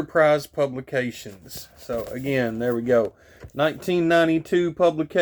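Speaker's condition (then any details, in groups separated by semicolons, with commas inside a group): No condition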